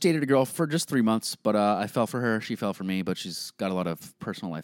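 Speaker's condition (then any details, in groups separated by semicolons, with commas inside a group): No condition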